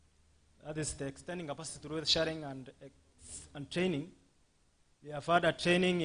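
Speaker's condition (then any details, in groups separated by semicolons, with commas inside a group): No condition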